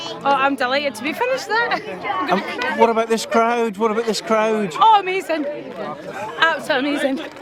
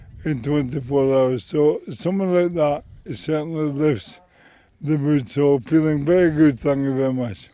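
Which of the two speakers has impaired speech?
The second: MND; about 4.5 years since diagnosis.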